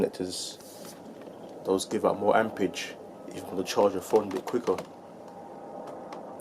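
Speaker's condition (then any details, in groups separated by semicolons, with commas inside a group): No condition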